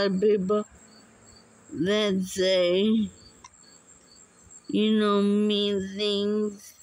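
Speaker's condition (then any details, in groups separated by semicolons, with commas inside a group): Muscular dystrophy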